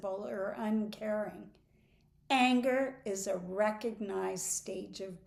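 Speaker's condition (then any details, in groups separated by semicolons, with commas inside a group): No condition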